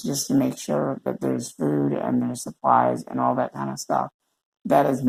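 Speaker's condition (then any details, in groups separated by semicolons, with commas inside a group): Cerebral palsy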